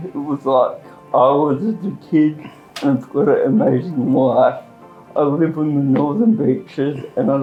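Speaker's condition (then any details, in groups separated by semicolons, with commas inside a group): Cerebral palsy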